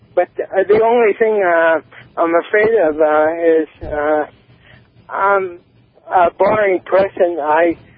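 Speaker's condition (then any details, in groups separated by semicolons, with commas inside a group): Cerebral palsy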